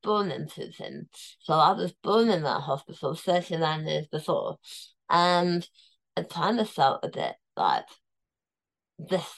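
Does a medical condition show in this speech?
Yes: tongue cancer, near-total glossectomy, stage 4 tongue cancer.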